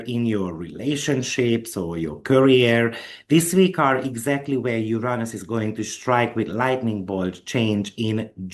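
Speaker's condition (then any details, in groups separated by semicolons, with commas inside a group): No condition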